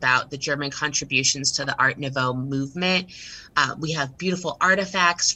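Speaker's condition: No condition

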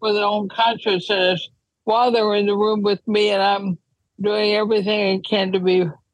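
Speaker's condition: ALS; wheelchair use when traveling

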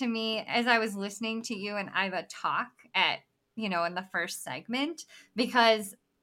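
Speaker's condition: Bilateral cleft lip and palate; congenital

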